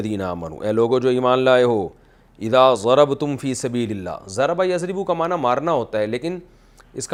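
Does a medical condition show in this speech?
No.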